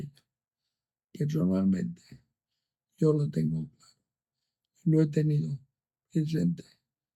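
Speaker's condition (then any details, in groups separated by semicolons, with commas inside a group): Amyotrophic lateral sclerosis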